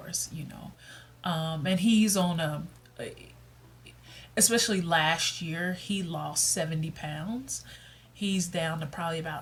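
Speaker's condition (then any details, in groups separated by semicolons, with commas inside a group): No condition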